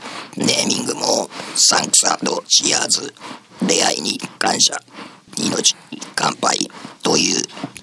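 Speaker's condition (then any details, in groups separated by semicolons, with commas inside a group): Laryngectomy, esophageal speech; voice lost with larynx removal, single words came after a while, improves with practice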